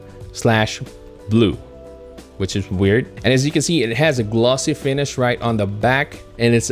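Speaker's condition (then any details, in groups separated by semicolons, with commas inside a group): No condition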